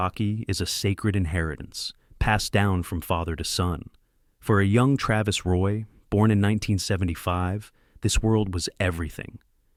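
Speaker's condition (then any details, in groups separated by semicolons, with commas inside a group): No condition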